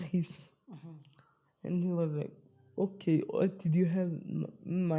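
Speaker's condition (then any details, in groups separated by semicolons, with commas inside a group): Spastic cerebral palsy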